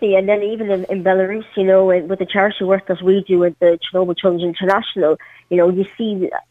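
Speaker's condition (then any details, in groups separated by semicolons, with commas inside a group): Cleft palate; congenital, prosthetic limb since 12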